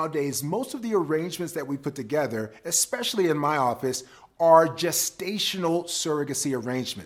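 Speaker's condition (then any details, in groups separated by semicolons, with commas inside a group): No condition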